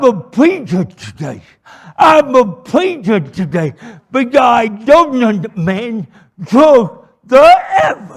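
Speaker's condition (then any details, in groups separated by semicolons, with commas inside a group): Cerebral palsy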